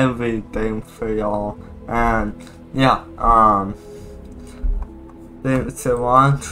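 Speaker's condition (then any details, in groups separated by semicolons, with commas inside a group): Cerebral palsy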